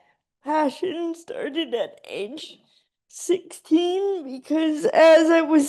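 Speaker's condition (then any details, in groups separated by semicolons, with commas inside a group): Cerebral palsy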